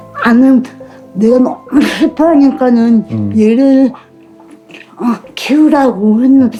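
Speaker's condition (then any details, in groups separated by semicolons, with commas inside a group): Cerebral palsy; sudden onset about one year ago, difficulty with self-care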